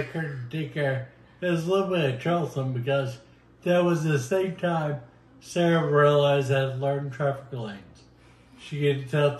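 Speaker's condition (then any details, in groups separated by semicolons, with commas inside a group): Friedreich's ataxia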